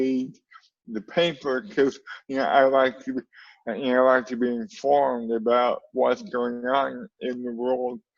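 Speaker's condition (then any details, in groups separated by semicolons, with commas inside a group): Cerebral palsy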